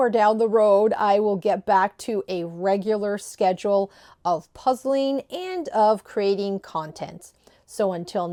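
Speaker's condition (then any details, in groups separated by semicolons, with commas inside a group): No condition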